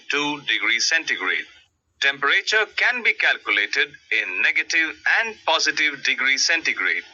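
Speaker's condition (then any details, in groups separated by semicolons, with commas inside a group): No condition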